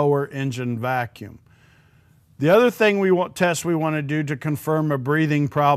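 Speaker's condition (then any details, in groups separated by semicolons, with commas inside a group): No condition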